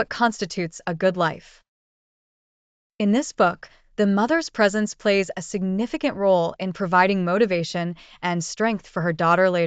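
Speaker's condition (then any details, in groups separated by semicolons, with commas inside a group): No condition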